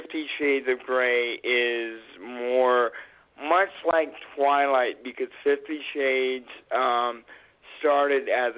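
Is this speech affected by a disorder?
Yes: cerebral palsy.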